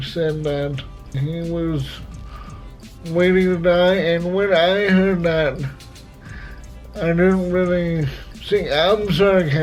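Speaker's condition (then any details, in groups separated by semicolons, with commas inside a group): Cerebral palsy, severe; spastic type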